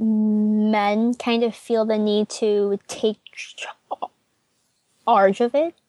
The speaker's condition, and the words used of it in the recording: Stuttering. And, you know, you've been stuttering very well today on air, and you can also pass as fluent.